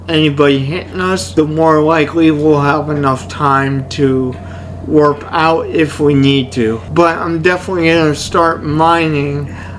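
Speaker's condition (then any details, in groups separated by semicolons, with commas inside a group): Cerebral palsy; only one hand usable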